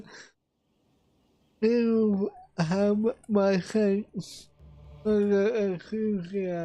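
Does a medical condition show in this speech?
Yes: cerebral palsy; affects voice.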